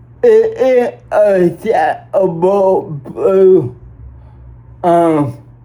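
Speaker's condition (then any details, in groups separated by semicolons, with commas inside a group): Cerebral palsy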